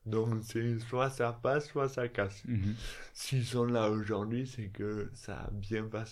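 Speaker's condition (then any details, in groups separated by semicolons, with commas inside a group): Dystonia; elocution difficulties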